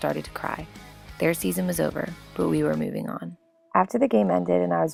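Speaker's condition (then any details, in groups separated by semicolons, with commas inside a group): No condition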